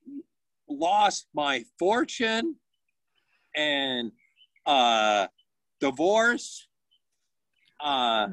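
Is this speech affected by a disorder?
Yes: aphasia; aphasia after stroke, woke with whole right side paralyzed, talking improving each month and year; initially no talking, now halting telegraphic speech, many fillers and pauses, missing words.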